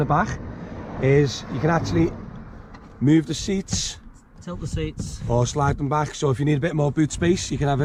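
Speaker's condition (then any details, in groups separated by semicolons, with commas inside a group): No condition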